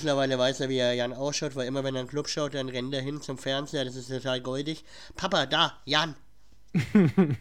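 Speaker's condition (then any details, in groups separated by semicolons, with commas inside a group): Cleft palate; has a cold at recording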